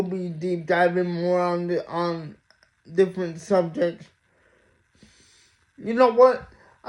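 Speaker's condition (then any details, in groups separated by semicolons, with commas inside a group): Mild cerebral palsy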